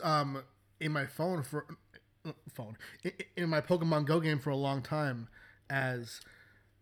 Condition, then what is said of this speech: Stuttering. I'll like fight through it and get it out.